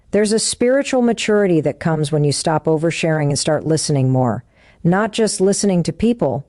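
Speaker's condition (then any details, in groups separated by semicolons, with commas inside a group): No condition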